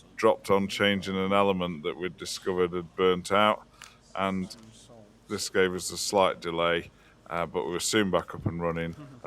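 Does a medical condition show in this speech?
No.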